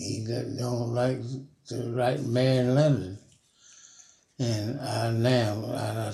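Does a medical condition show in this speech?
Yes: Parkinson's; about 5 years since onset.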